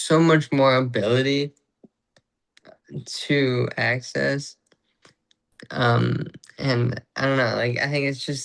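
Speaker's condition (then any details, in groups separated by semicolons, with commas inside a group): Traumatic brain injury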